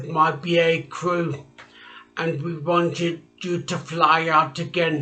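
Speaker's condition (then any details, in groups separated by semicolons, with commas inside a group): Traumatic brain injury; speech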